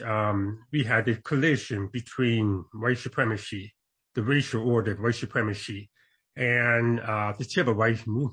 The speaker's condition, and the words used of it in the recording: Deafness. So I will do my best to be clear as possible.